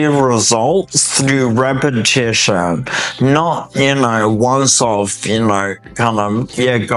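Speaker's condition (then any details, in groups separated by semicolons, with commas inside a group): Cerebellar ataxia; articulation impediment, coordination problems affect speech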